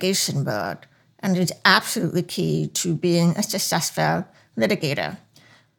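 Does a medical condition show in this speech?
Yes: profound hearing loss; profound hearing loss since childhood, hearing aids worn since childhood; still wears hearing aids; deaf accent, speech sounds like a perpetual cold, listeners may need repetition to understand.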